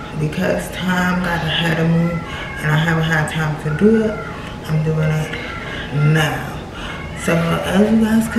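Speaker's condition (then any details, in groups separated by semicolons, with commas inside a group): Cerebral palsy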